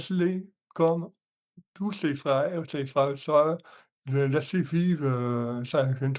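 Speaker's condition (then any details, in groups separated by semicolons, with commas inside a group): Hemiparalysis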